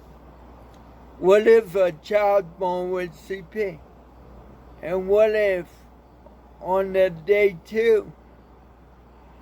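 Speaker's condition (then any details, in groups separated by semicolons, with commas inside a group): Cerebral palsy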